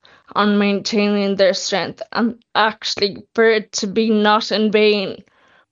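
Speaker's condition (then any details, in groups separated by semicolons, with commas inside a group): Friedreich's ataxia; losing speech, losing swallow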